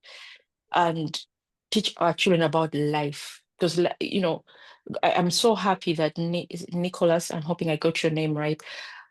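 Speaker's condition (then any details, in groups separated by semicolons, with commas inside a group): No condition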